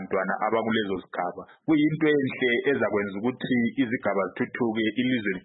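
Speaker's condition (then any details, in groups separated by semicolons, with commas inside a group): No condition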